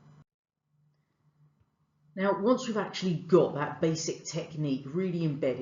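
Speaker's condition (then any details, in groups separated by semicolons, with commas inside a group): No condition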